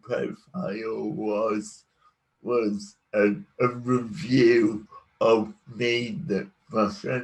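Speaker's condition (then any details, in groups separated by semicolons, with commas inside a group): Cerebral palsy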